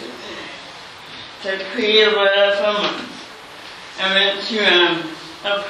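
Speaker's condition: Cerebral palsy

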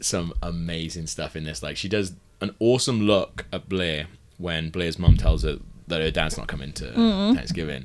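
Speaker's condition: No condition

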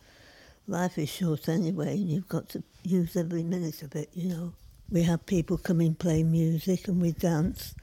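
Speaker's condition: Parkinson's disease; Parkinson's disease for 20 years; beginning to slow down

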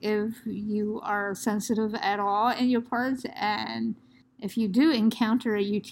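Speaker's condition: No condition

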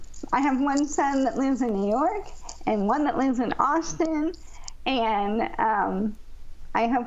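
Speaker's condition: ALS; used amplifier much of the time to be heard

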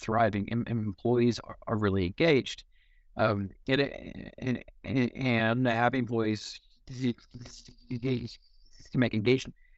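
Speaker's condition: Stuttering; stutters in conversation, disfluencies may sound like audio buffering; repeated sounds, prolonged sounds, blocks

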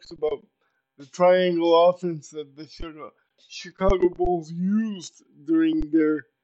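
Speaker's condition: Cerebral palsy; uses power wheelchair

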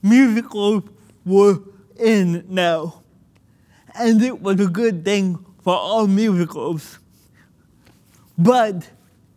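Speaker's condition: Cerebral palsy; limited body control

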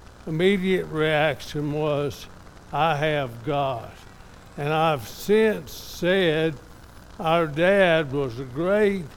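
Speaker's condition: ALS; more physically limited than a year ago

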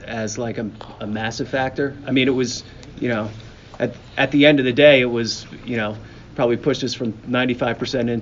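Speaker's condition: No condition

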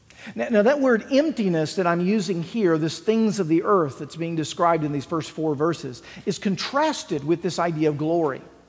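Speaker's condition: No condition

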